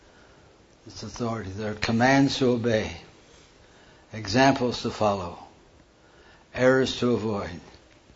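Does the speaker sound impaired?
Yes: Parkinson's; hand tremor during talk.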